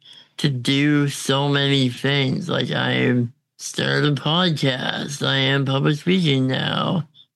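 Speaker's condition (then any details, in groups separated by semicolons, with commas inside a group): Congenital muscular dystrophy; on a ventilator, goes downtown on own, more independent than ever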